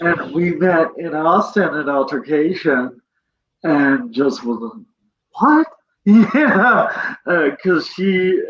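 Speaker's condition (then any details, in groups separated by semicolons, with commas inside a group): Cerebral palsy; present from birth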